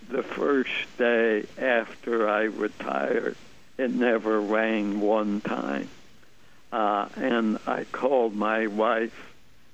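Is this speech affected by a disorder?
Yes: ALS; ALS diagnosed 2001, limb onset, muscle twitches and hand weakness at onset.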